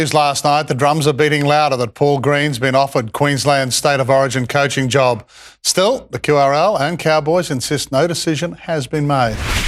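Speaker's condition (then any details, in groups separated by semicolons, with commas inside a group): No condition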